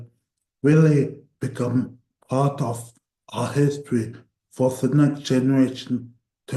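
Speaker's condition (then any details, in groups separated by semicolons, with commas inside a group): Cerebral palsy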